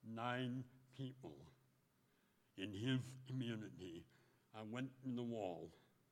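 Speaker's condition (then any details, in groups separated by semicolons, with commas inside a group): Speech impediment; 17 surgeries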